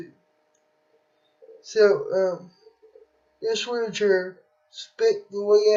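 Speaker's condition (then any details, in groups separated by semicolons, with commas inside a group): Cerebral palsy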